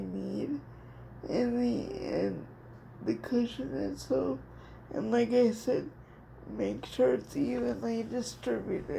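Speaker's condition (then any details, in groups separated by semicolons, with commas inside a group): Cerebral palsy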